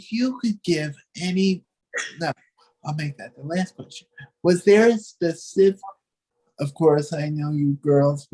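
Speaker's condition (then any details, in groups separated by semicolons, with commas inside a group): Cerebral palsy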